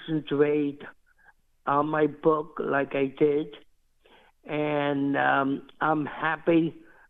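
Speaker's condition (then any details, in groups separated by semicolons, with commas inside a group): Cerebral palsy; walks independently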